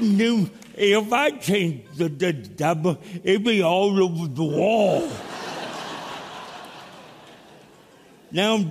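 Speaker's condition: Cerebral palsy; speech impediment

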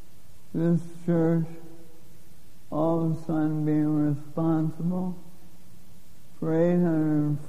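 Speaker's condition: Lou Gehrig's disease; given 3 to 5 years to live

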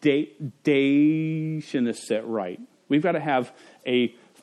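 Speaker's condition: Stutter; stutter since age five, persisting through adulthood; stutters while giving a talk to parents; at times blocks and cannot say own name; repeated sounds, prolonged sounds

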